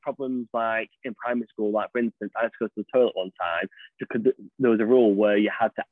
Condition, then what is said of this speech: Stuttering. Yeah. So basically, as you can probably tell, my stomach isn't as prominent anymore, but it does become prominent if I am in high pressure situations.